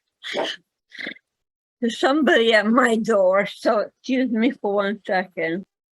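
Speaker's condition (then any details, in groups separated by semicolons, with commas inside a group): Cerebral palsy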